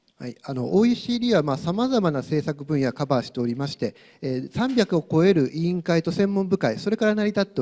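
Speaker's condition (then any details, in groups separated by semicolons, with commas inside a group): No condition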